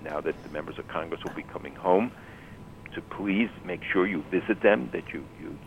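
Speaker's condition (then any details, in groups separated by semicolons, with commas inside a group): No condition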